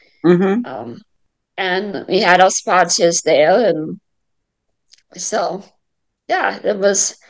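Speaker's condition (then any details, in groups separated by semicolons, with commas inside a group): Mild cerebral palsy; mild cerebral palsy, left side, throat speech surgery; speech affected, throat surgery improved clarity, fully understandable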